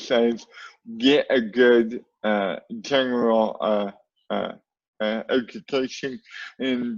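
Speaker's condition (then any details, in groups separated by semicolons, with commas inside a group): Cerebral palsy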